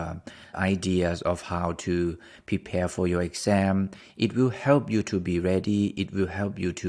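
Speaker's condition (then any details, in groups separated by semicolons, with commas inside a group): No condition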